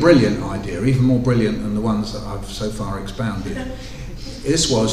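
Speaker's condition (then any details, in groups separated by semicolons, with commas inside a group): No condition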